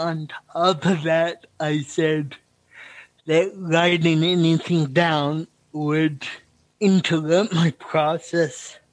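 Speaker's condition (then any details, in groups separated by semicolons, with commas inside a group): Cerebral palsy; feels picking up host's stammer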